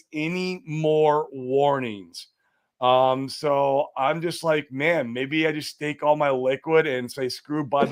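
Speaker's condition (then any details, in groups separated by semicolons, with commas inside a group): No condition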